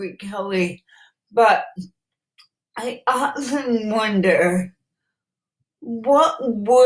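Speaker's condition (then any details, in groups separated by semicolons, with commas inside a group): Cerebral palsy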